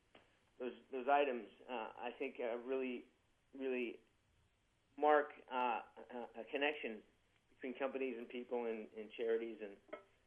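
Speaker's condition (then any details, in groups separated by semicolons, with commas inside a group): Parkinson's disease, young-onset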